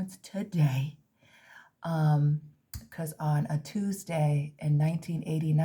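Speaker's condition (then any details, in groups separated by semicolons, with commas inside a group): No condition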